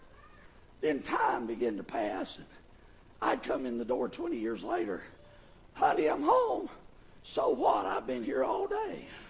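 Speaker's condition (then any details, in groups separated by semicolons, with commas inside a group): Vocal fold paralysis; voices with false folds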